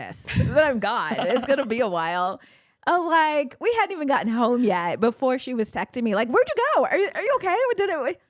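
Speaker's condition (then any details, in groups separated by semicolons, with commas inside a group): No condition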